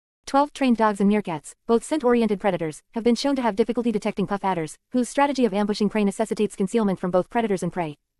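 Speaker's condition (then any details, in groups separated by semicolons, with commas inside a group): No condition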